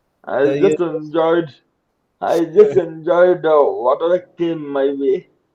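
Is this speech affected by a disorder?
Yes: cerebral palsy.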